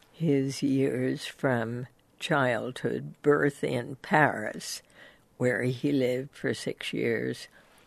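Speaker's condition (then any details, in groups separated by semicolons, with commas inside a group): Spasmodic dysphonia; requires hard work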